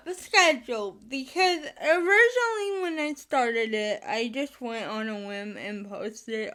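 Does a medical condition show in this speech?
Yes: spastic cerebral palsy, mixed.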